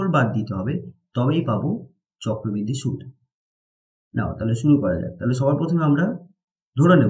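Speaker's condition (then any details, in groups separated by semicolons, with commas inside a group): No condition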